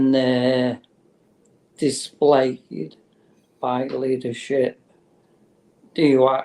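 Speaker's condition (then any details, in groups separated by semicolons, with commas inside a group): Motor neurone disease; terminal, no cure; diagnosed within last two years, early stage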